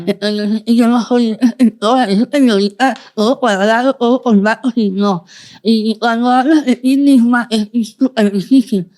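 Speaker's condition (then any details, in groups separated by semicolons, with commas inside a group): Moebius syndrome, congenital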